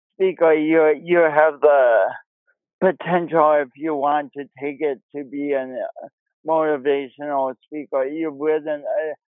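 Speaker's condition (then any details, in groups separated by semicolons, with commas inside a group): Cerebral palsy; practices yoga, started at Sioux Falls YMCA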